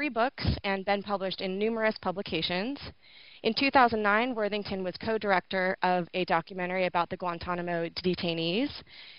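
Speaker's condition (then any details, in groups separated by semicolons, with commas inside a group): No condition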